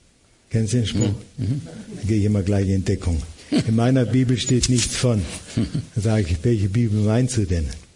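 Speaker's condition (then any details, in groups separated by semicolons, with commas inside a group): Parkinson's disease; diagnosed at age 57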